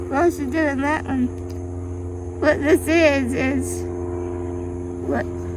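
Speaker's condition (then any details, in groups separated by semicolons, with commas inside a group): Spinal muscular atrophy type 2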